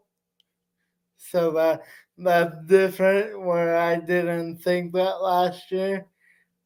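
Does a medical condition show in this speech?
Yes: cerebral palsy.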